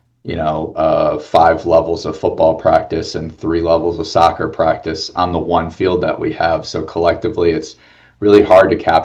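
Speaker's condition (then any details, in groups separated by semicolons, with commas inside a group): No condition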